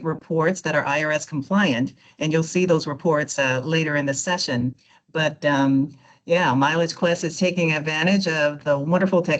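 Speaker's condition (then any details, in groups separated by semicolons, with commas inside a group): No condition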